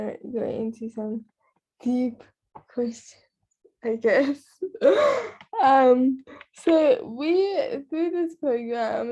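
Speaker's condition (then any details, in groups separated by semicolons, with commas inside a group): Cerebral palsy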